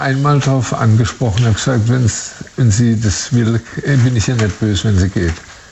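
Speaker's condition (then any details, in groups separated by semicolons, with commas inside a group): Parkinson's disease, early onset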